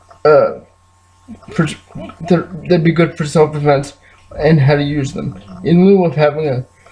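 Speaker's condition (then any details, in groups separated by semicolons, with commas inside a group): Cerebral palsy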